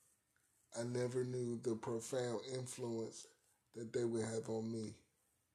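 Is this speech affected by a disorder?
Yes: cerebral palsy; arthritis.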